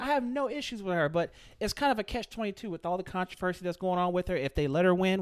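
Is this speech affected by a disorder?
No.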